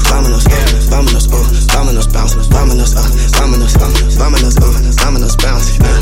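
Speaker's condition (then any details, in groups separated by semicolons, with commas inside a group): No condition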